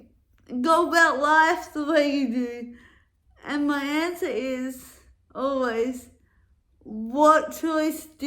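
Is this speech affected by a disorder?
Yes: cerebral palsy; affects walking and speech.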